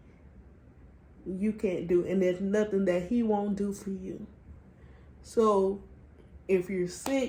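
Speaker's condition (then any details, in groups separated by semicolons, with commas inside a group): Cerebral palsy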